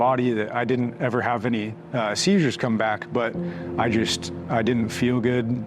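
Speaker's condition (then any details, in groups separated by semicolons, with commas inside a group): No condition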